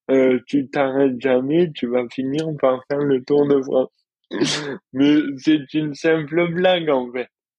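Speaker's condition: Dystonia; improved balance

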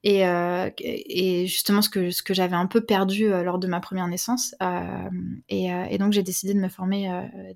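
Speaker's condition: No condition

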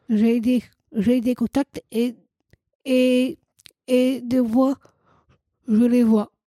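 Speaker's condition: Down syndrome, trisomy 21

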